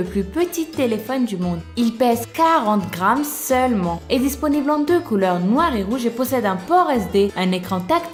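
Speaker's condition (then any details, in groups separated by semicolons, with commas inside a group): No condition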